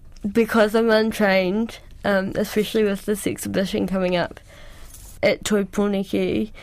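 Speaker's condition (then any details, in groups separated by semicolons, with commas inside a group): Cerebral palsy; presses really hard when writing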